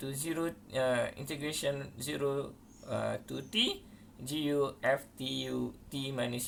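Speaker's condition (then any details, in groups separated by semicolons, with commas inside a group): No condition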